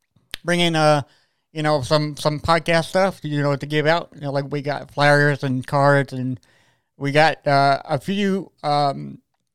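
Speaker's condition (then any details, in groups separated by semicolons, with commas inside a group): Cerebral palsy; present from birth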